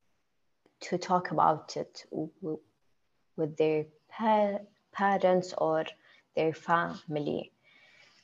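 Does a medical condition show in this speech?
Yes: stammer; stammer since childhood, only one in family, expected to outgrow it, no support sought growing up; attending stuttering awareness programs for about one year; more fluent in second language english than native language, plans words ahead, often mistaken as shy; here prolonged sounds.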